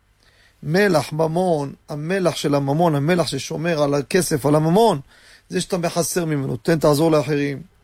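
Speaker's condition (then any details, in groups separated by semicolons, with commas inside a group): No condition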